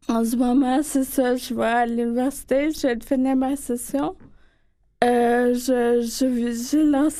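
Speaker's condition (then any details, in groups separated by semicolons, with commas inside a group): Friedreich's ataxia; progressive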